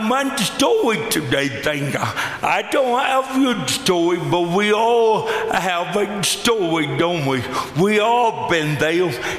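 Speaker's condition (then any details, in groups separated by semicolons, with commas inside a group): Cerebral palsy; adult, still walks with limp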